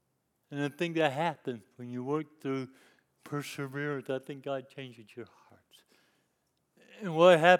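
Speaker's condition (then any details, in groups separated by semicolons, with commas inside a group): Cerebral palsy; lifelong disability since youth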